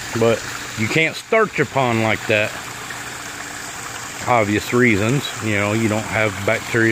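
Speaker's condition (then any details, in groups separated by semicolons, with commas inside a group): No condition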